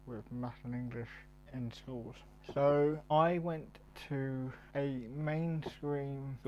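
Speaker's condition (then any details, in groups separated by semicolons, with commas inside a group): Cerebral palsy, mild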